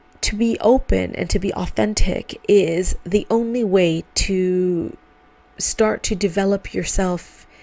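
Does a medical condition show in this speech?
No.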